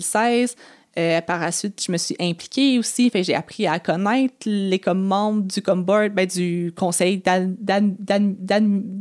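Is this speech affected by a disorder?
Yes: stuttering; stuttering with blocks, attends L'ABC stuttering meetings; sound and word repetitions, que-que-que; here repeated sounds.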